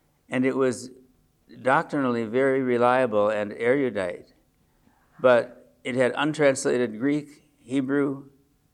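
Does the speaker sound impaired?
Yes: Parkinson's disease; age 74.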